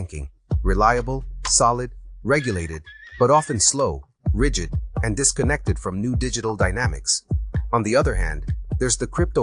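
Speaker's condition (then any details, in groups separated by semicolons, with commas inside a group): No condition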